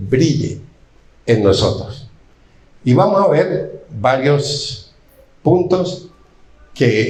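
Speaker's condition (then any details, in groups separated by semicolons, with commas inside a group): No condition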